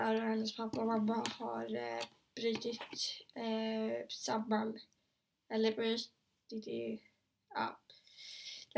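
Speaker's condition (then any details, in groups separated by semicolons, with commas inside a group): No condition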